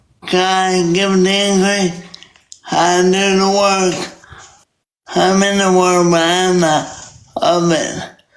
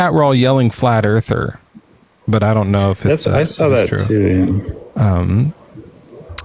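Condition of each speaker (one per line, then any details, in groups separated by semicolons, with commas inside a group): Traumatic brain injury; injury effects audible in voice
No condition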